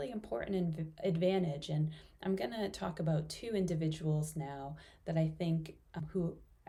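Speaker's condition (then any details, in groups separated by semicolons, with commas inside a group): No condition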